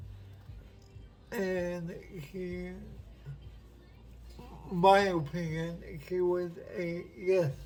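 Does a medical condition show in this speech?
Yes: cerebral palsy; uses wheelchair.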